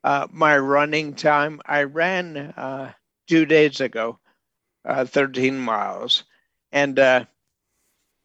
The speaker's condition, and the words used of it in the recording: ALS (motor neuron disease). I can't talk, so I don't know if I should.